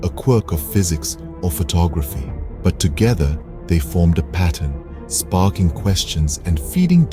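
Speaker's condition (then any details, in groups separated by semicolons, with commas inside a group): No condition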